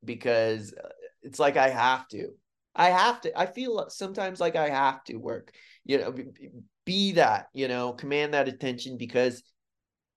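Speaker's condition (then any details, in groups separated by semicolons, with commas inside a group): No condition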